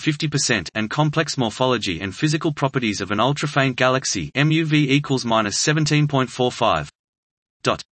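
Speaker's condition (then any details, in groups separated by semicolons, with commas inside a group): No condition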